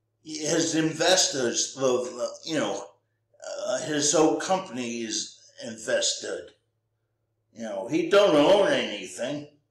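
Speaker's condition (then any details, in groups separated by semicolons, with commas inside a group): Cerebral palsy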